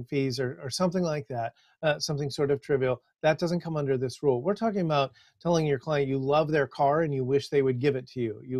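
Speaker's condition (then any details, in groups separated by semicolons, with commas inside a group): No condition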